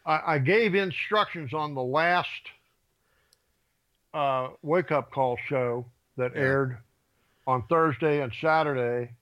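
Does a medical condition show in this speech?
No.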